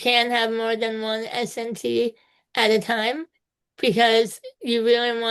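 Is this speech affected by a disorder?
Yes: spinal muscular atrophy type two.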